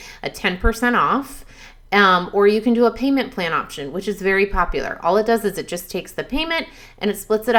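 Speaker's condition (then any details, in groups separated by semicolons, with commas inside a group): No condition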